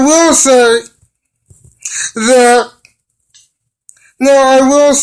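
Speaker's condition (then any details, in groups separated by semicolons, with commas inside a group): Cerebral palsy; brain damage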